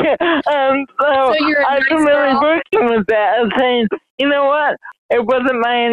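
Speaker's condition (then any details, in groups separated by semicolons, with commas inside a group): Mild cerebral palsy; speech affected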